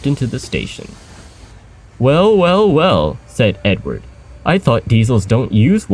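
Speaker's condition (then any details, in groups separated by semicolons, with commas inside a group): No condition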